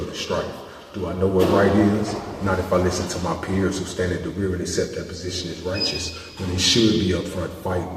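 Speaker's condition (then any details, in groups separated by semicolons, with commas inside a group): No condition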